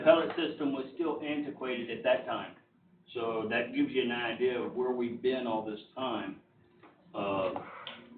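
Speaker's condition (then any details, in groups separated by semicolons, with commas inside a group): No condition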